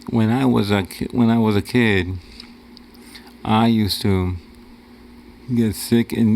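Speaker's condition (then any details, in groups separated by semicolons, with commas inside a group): Cerebral palsy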